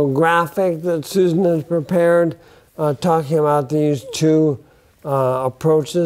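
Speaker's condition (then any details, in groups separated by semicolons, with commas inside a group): Bulbar onset ALS; affects speech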